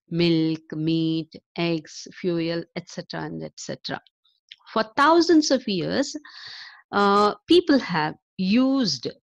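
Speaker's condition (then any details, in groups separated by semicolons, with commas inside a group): No condition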